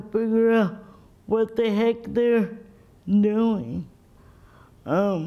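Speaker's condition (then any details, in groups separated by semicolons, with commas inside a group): Cerebral palsy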